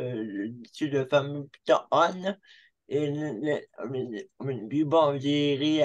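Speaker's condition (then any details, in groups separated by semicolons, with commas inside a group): Cerebral palsy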